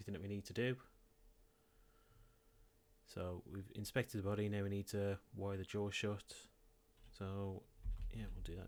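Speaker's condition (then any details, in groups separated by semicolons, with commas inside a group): No condition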